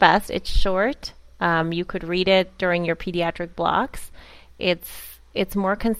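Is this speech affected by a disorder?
No.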